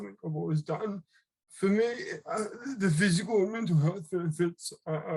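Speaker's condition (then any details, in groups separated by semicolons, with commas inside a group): Cerebral palsy; left-sided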